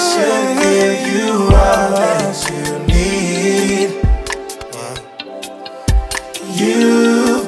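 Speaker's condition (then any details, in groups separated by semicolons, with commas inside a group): No condition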